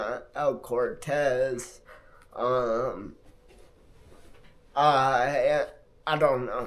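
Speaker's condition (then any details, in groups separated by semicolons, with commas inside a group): Multiple sclerosis; affects hands and left arm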